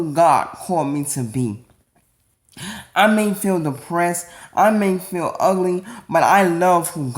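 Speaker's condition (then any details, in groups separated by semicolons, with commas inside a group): Cerebral palsy; congenital, prenatal drug exposure, leg brace, affects walking; atypical speech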